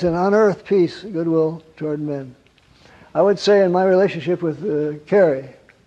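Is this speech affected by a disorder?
Yes: Parkinson's; wakes at night.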